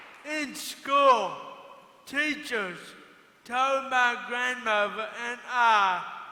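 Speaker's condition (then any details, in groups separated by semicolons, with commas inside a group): Cerebral palsy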